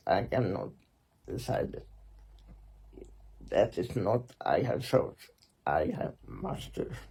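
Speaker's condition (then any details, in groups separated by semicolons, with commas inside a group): Muscular Parkinson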